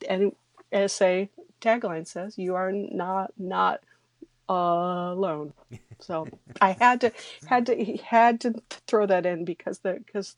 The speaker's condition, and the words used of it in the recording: Stuttering. Now, if I'm signing in ASL, American Sign Language, I'm usually turning off my voice because ASL has a different word order.